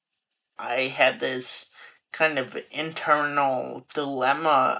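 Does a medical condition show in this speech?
Yes: Friedreich's ataxia; diagnosed at age 17 or 18 in final high school year, earlier uncoordinated and clumsy, progressive.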